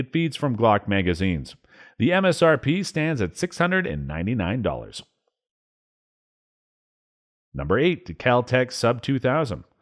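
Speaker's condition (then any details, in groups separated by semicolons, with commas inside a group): No condition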